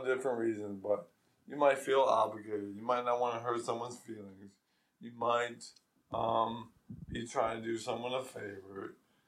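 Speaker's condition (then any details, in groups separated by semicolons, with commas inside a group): ALS; progressive weakness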